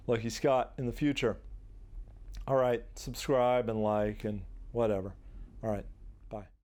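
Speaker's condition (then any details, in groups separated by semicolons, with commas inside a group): No condition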